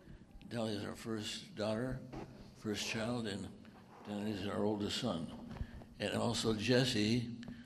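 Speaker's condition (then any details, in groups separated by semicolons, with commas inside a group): Parkinson's; over 14 years since onset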